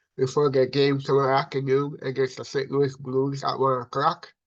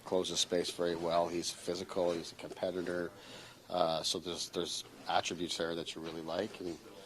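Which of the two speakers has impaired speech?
The first: cerebral palsy; from birth, affects brain and body muscles.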